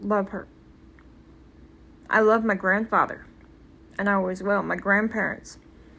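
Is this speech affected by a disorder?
Yes: cerebral palsy; speech noticeably atypical.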